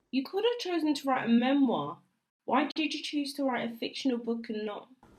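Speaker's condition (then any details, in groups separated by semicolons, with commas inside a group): No condition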